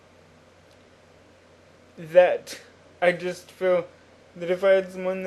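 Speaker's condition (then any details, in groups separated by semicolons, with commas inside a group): Cerebral palsy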